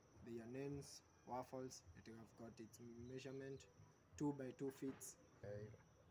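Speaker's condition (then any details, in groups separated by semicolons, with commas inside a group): No condition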